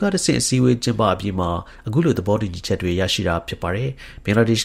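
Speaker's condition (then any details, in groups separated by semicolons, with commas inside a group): No condition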